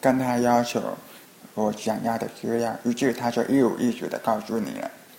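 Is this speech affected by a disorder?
Yes: hearing impairment; Skype video calls hard, others speak too fast, gets interrupted, falls behind.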